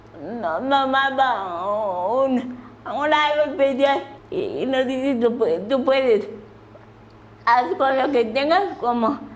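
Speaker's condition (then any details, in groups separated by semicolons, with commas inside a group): Cerebral palsy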